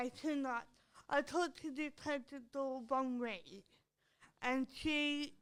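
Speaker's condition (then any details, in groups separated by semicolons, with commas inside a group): Cerebral palsy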